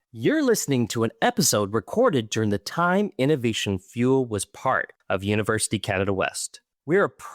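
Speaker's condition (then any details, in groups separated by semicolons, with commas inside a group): No condition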